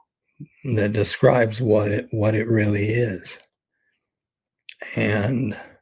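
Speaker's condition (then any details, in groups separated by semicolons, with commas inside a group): ALS; expects to lose voice very soon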